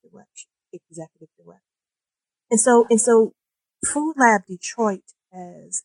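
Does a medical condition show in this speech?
No.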